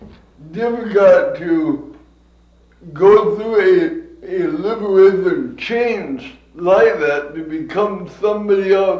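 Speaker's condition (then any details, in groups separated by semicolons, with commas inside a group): Cerebral palsy; from birth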